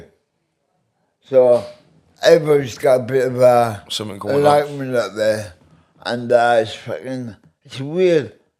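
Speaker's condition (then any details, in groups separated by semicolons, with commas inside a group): Medication-induced speech impediment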